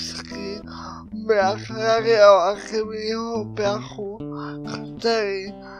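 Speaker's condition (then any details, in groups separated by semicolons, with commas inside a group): Cerebral palsy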